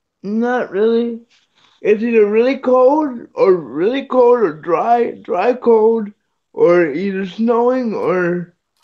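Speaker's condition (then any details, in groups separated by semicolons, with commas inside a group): Cerebral palsy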